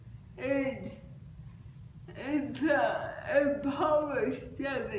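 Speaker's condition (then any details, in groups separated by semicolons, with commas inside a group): Cerebral palsy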